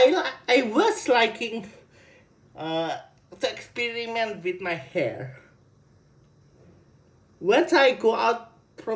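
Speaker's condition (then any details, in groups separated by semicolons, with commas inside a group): Cerebral palsy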